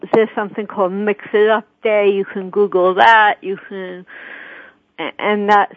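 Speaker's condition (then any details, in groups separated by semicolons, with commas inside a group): Cerebral palsy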